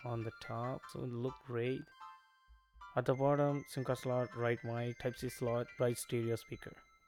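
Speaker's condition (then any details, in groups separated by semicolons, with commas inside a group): No condition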